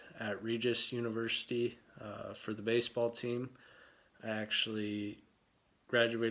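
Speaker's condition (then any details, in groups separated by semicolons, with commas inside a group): No condition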